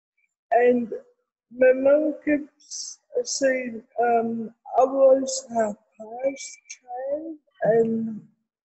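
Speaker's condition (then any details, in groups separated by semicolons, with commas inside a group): Cerebral palsy; incubator for weeks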